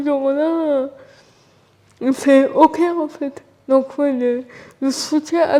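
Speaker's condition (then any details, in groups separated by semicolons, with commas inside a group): Cerebral palsy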